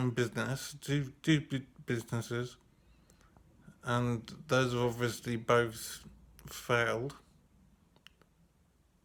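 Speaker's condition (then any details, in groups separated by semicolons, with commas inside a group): Brain injury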